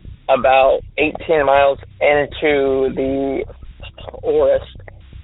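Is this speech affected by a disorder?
Yes: speech impediment (stammering); skipping h impediment; may stammer or stutter; here blocks.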